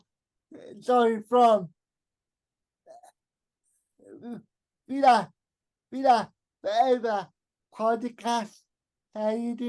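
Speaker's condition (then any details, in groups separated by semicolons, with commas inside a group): Cerebral palsy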